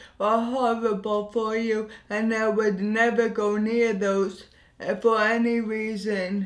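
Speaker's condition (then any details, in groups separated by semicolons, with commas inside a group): Anoxic brain injury; had breathing tube, speech therapy recommended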